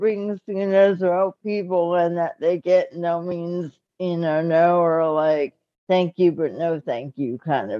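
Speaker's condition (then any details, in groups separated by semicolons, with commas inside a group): Cerebral palsy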